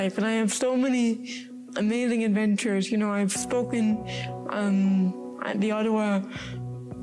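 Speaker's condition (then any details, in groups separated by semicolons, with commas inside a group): Cerebral palsy; some speech affected, childhood speech therapy, newborn breathing help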